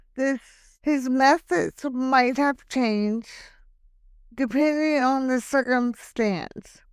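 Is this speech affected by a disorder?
Yes: hemiplegic cerebral palsy.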